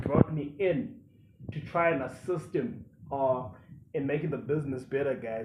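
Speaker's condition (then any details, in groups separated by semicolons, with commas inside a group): No condition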